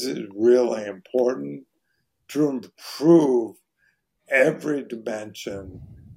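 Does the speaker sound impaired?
Yes: ALS; voice very hoarse.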